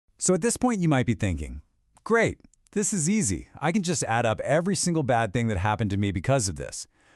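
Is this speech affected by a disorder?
No.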